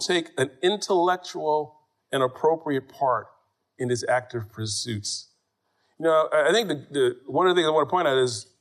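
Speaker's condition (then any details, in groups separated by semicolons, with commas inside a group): No condition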